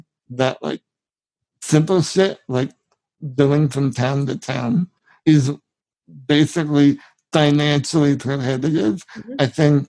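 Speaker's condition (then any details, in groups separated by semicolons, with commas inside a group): Spinal muscular atrophy; genetic, from birth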